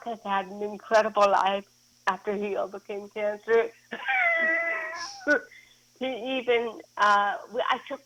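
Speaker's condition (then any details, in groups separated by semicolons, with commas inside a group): Cerebral palsy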